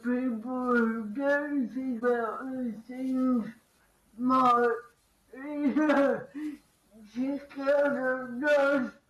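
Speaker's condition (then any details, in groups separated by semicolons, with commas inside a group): Cerebral palsy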